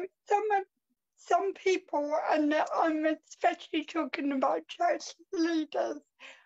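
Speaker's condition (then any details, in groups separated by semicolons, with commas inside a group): Cerebral palsy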